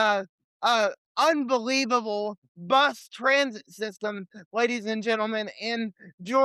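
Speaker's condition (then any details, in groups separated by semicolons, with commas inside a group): Cerebral palsy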